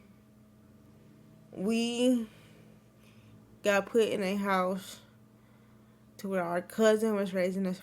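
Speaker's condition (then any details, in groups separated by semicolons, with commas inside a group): Cerebral palsy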